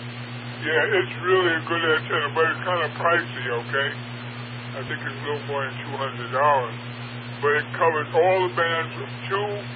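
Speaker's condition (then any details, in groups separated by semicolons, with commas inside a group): Parkinson's; largely wheelchair bound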